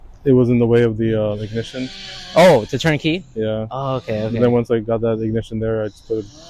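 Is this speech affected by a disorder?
No.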